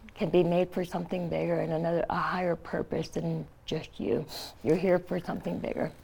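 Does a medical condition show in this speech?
Yes: tracheostomy after throat cancer; stage four epiglottis cancer, tumor surgery, chemo and radiation, airway closed, trach placed, partial tongue removal; stoma kept open, three failed surgeries, radiation scar tissue, teeth removed, no saliva glands; breathes through throat hole, speaks by covering hole with thumb, some slurring from tongue surgery.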